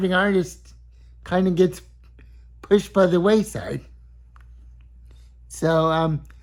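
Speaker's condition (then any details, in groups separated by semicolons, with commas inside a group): Cerebral palsy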